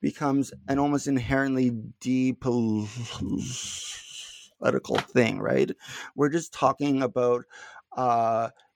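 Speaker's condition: Stuttering; not stuttering much currently; blocks

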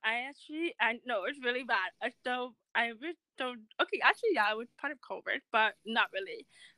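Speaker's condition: Deafness; sudden onset, wears hearing aids; family arranged speech therapy to help speak clearly, audiologist warned of possible speech delay

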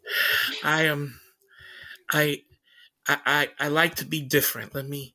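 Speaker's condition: Stutter; stutter noticeable during interview; repeated words

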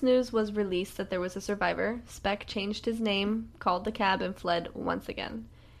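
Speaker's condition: No condition

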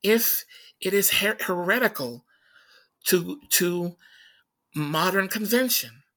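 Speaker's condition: Stutter; stutters during conversation, acknowledged by speaker; repeated sounds, prolonged sounds, blocks

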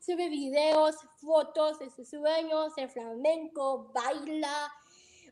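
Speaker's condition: Down syndrome; present from birth, heart surgery

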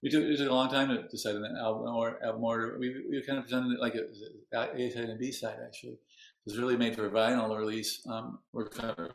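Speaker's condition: Parkinson's disease; 19 years since

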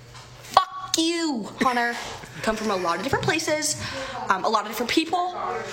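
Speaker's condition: Tourette's; motor tics too, acts out uppercuts, flips people off, tics picked up from music, conversations; tics not constant, can go hours without, milder mornings, worse at night and in public, headphones help; vocal tics, yells insults, curses and catch phrases like you're done, oof, tics picked from surroundings

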